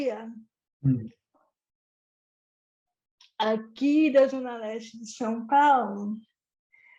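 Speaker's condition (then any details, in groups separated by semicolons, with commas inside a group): Cerebral palsy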